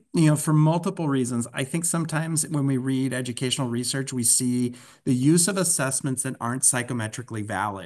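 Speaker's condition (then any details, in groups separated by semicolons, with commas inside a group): No condition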